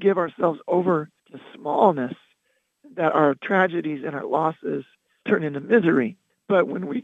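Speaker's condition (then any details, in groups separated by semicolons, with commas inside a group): Loss of singing voice; singing voice lost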